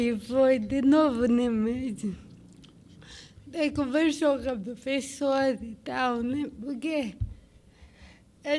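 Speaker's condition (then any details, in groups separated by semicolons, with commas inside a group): Cerebral palsy; from birth, medical negligence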